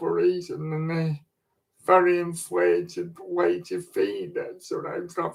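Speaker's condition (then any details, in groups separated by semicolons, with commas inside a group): Cerebral palsy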